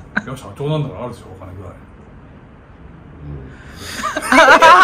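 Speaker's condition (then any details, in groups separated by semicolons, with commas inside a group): No condition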